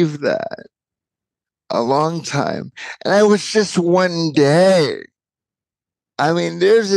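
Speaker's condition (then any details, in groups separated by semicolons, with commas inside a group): Cerebral palsy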